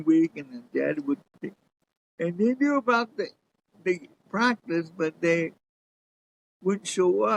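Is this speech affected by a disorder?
Yes: cerebral palsy.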